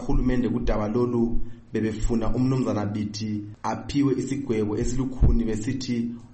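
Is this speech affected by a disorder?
No.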